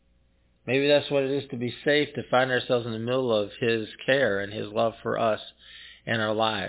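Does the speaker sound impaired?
No.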